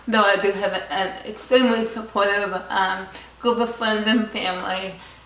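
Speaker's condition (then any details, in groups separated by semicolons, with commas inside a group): Cerebral palsy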